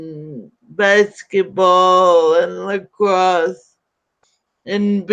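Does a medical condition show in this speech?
Yes: cerebral palsy; spasticity, startle reflex.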